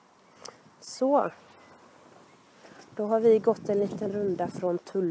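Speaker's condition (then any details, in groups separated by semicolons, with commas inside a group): No condition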